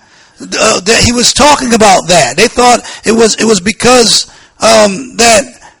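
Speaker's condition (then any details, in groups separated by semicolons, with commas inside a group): No condition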